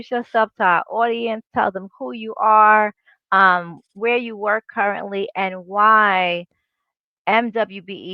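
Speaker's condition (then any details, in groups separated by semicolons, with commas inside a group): No condition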